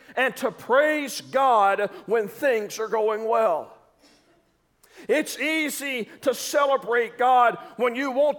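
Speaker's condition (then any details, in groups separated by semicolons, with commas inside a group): No condition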